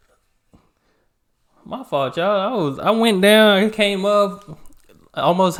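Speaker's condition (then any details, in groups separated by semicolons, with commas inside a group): No condition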